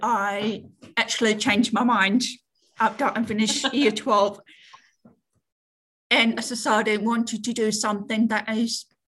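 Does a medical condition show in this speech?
Yes: deafness; cochlear implant with audio cable for Zoom and team meetings.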